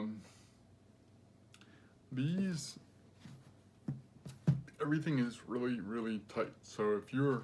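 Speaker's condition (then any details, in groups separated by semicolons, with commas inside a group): Cerebral palsy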